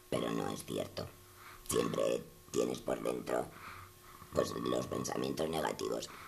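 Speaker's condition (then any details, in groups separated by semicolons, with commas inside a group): Total laryngectomy; new voice after larynx removal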